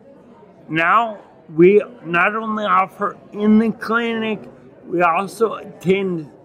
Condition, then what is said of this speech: Ataxia. I have very hard, it's very difficult to speak and articulate.